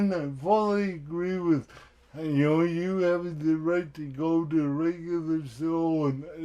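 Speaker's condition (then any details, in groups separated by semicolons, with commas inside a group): Cerebral palsy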